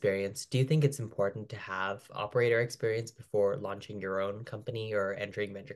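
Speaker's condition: No condition

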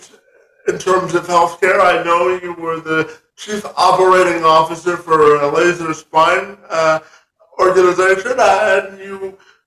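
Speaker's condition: Spastic quadriplegia cerebral palsy

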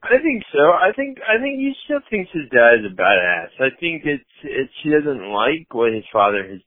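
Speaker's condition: Cerebral palsy; mild

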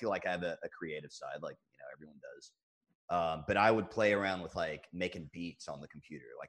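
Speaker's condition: No condition

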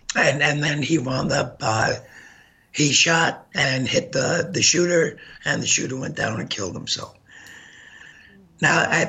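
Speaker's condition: Gunshot injury to voice box; lodged 3 mm by carotid

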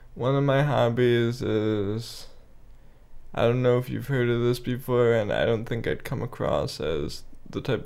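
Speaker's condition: Cerebral palsy, spastic quadriplegia

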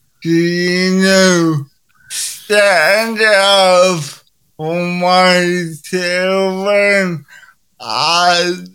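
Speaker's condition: Cerebral palsy; linked to preeclampsia at birth

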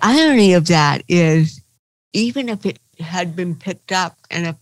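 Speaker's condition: Cerebral palsy; titanium neck limiting looking up

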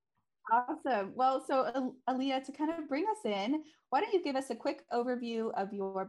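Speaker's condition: No condition

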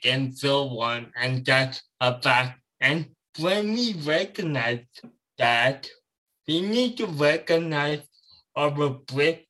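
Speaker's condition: Cerebral palsy

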